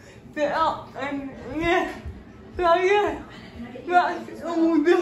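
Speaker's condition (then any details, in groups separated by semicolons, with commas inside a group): Cerebral palsy; uses feeding aid; self-feeding with hand held spoon very difficult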